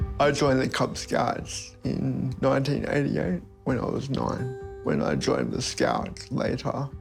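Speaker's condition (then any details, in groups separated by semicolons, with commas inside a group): Cerebral palsy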